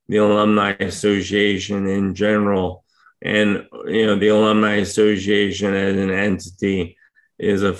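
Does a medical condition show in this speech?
Yes: ALS; diagnosed with ALS last year; difficulty speaking for long periods.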